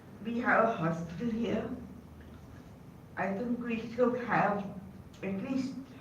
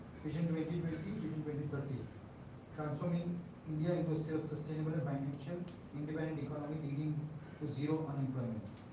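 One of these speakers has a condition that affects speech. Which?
The first: cerebral palsy; caused by encephalitis.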